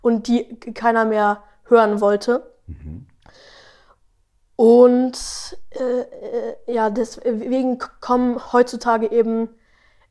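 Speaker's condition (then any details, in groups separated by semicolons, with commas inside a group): Stuttering; none when singing with melody, present when rapping without melody; age 12, stuttering a lot in this conversation; stutters often, less in podcast flow or on liked topics, often speaks fast, better slower; repeated sounds, prolonged sounds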